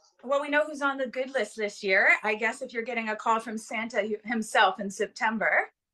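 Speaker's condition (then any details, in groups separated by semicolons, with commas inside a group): No condition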